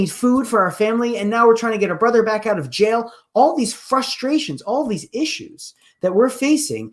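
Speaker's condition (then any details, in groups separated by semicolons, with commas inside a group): No condition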